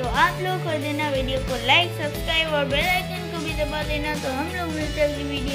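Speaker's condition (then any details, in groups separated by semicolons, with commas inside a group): No condition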